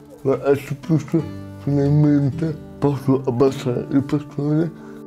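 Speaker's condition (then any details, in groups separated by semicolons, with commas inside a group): Cerebral palsy; spasticity; wearable suit for spasticity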